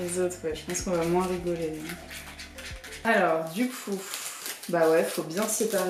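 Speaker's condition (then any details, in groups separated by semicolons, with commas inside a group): No condition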